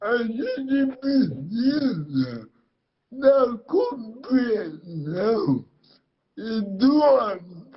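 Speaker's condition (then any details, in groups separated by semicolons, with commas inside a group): Cerebral palsy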